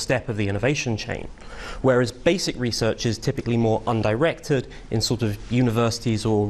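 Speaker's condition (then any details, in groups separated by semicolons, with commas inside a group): No condition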